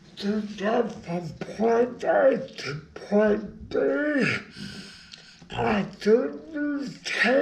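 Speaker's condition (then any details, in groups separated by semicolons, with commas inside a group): Brain injury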